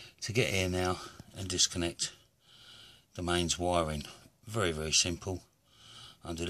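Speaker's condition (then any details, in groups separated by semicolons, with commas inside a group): No condition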